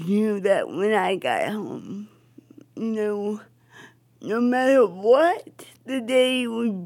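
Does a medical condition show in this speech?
Yes: cerebral palsy; speech affected, jokingly called a god-given accent.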